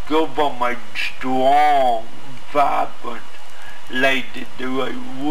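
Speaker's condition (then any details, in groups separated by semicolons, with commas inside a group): Cerebral palsy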